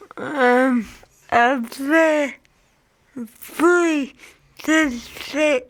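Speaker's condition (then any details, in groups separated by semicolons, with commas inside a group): Cerebral palsy; from birth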